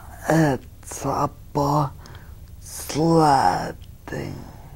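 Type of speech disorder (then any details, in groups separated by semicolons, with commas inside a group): Spastic dysarthria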